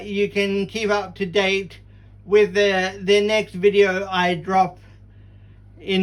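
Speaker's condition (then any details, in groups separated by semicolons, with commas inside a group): Cerebral palsy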